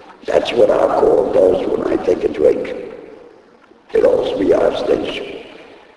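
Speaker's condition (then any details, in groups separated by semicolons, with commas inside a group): Laryngectomy; device placed in throat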